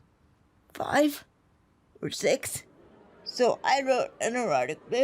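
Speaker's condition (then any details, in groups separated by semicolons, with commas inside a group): Spastic quadriplegic cerebral palsy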